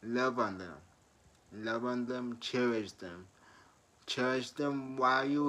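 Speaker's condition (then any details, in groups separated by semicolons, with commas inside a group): Traumatic brain injury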